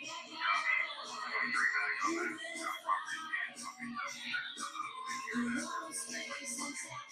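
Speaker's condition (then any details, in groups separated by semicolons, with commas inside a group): No condition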